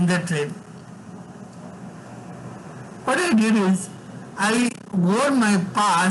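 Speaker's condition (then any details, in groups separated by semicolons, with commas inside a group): Severe cerebral palsy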